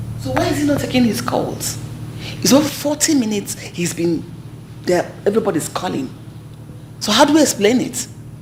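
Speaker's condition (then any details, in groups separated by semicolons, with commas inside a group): No condition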